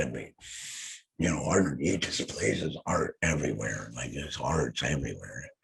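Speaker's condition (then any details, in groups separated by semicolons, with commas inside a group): Head and neck cancer; voice lost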